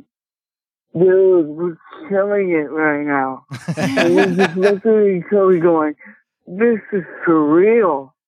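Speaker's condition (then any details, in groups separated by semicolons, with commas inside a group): Cerebral palsy; speech affected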